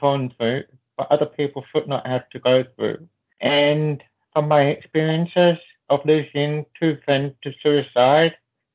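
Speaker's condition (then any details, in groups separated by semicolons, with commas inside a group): Deafness, born deaf, profound hearing loss, severe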